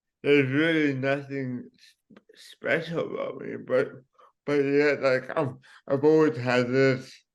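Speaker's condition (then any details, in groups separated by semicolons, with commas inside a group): Cerebral palsy; from birth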